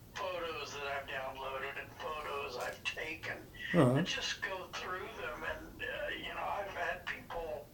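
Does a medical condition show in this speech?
Yes: Parkinson's disease; deep brain stimulation both sides.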